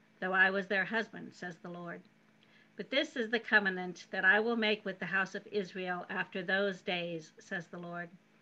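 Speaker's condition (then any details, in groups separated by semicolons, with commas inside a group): No condition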